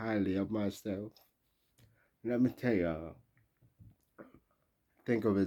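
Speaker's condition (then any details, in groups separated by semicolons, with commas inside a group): Traumatic brain injury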